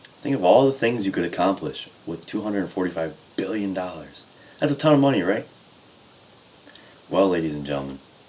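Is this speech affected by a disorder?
No.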